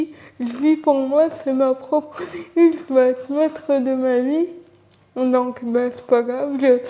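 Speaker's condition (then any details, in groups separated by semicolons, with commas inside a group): Cerebral palsy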